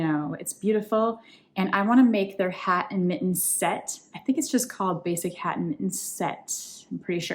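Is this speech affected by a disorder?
No.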